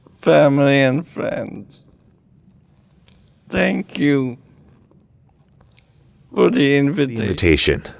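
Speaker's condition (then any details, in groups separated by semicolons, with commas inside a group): ALS; progressive, weakening limbs and breathing muscles; wheelchair and ventilator dependent, round-the-clock attendant; voice unreliable, cannot speak in real time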